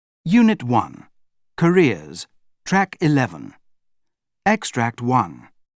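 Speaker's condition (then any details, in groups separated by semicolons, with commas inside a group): No condition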